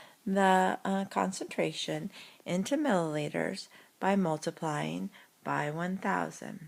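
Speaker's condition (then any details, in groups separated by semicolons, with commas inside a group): No condition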